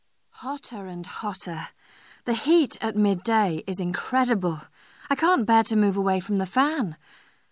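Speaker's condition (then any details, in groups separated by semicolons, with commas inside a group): No condition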